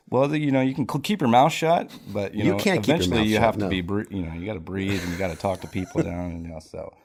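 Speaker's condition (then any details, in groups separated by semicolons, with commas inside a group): No condition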